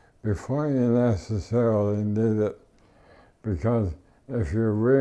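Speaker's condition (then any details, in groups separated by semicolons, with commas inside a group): ALS; tracheotomy, ventilator, wheelchair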